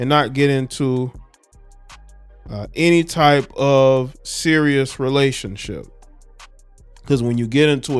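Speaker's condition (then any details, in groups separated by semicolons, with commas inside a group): No condition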